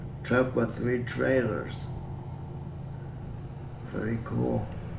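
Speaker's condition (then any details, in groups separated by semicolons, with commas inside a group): Cerebral palsy; breathing fine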